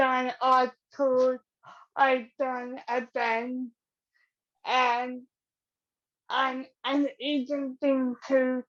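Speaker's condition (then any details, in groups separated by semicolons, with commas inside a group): Cerebral palsy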